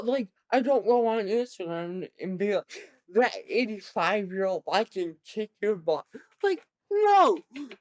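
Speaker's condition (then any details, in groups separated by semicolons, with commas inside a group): Cerebral palsy; present from birth, severe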